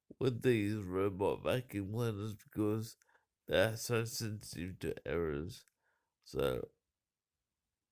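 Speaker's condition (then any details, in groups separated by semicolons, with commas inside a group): Cerebral palsy; uses wheelchair; cannot bend over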